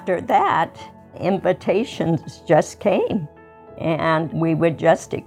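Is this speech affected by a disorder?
Yes: ALS; rare incurable progressive neurodegenerative disease, diagnosed about 3 years ago, lost ability to walk, wheelchair user; about 3 years since diagnosis, cannot walk, arms and hands still move somewhat.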